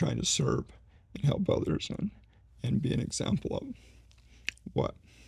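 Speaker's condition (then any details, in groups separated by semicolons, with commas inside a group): ALS; ALS, slowly progressing form; onset about six years ago, diagnosed three years ago; needs voice rest during conversation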